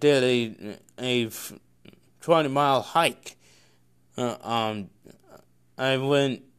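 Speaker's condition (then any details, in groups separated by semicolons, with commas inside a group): Cerebral palsy; congenital, no known medical cause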